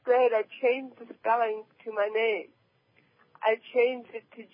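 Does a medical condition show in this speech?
Yes: cerebral palsy; present from birth, handwriting physically hard and slow.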